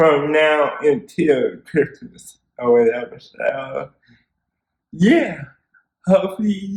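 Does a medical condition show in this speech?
Yes: cerebral palsy; spastic quadriplegic.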